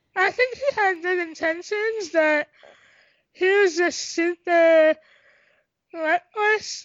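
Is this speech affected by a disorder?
Yes: tracheostomy; congenital cystic hygroma of head and neck, lymphatic system, cysts in airway and esophagus, 50-60 surgeries; age 28, tracheostomy and stomach feeding tube since few days old, breathes through neck tube; doctors predicted never talking, learned to talk, unable to swallow, breathing effortful when running.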